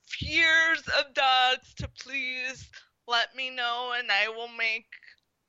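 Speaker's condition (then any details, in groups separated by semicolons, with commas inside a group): Spastic quadriplegic cerebral palsy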